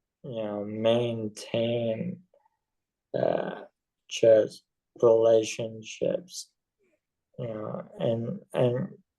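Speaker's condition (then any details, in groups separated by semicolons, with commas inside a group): ALS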